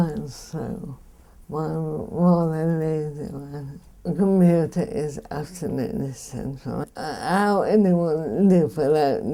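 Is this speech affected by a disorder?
Yes: primary lateral sclerosis; rare MND form, upper motor neurons only, slow progressing; onset over 20 years ago, gradually more disabled.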